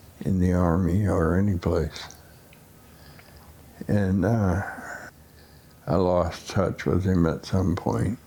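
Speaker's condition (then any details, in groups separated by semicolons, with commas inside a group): Essential tremor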